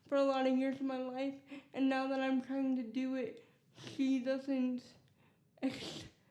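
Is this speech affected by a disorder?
Yes: cerebral palsy.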